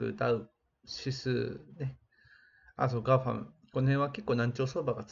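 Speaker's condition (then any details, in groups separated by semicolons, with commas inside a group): No condition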